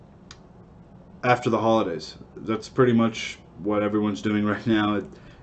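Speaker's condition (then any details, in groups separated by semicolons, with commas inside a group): No condition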